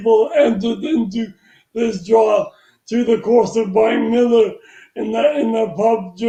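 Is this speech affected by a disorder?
Yes: traumatic brain injury.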